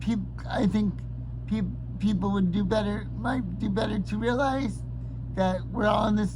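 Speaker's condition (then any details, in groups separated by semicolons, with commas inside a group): Cerebral palsy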